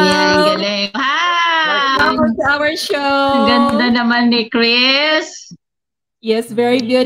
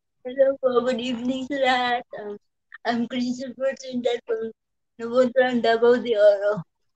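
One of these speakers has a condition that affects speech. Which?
The second: cerebral palsy; present from birth, cannot walk; difficulty controlling facial expression and speech, speech therapy helped.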